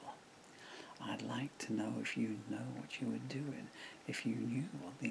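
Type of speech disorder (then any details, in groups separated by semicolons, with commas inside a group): Bulbar dysarthria; progressive bulbar palsy (MND)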